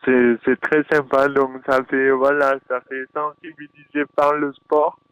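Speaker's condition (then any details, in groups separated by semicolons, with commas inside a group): Dystonia; elocution disorder, fine motor impairment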